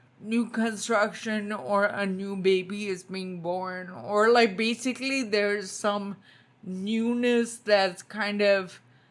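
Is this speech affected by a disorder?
Yes: spinocerebellar ataxia type 2, SCA2; tongue.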